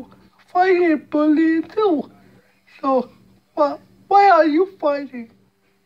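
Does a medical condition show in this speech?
Yes: cerebral palsy; speech hard to understand.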